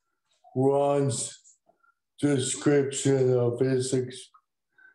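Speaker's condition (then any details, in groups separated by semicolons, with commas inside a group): ALS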